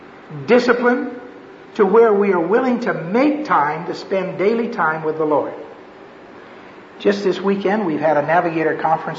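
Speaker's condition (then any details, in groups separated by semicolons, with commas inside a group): No condition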